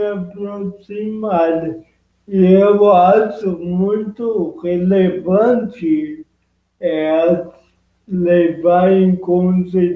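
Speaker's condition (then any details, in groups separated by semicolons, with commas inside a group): Cerebral palsy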